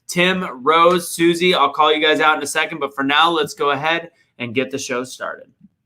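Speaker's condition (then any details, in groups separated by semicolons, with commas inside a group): No condition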